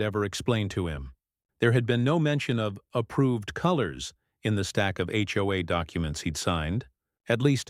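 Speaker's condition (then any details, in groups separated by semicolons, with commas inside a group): No condition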